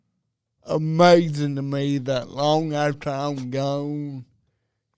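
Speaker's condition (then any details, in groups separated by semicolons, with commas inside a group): Cerebral palsy; diagnosed at about age two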